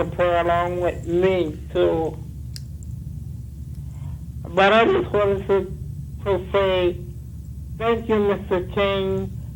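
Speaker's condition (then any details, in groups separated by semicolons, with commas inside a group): Cerebral palsy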